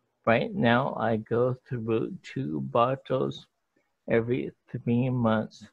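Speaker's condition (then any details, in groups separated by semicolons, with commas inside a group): ALS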